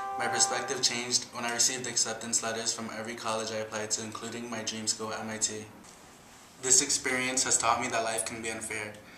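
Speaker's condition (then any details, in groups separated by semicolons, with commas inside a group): No condition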